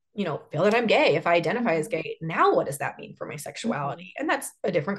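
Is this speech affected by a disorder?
No.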